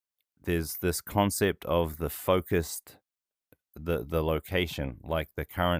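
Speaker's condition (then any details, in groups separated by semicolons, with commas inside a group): No condition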